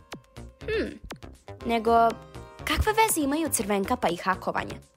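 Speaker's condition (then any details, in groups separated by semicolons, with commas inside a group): No condition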